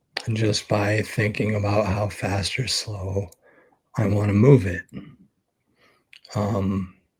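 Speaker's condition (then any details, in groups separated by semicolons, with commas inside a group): ALS; expects to lose voice very soon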